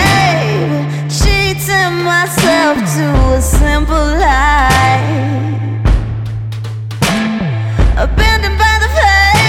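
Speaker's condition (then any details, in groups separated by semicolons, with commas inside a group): No condition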